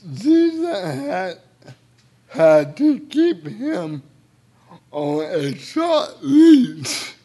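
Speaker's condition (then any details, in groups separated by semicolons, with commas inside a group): Cerebral palsy; speech a little unclear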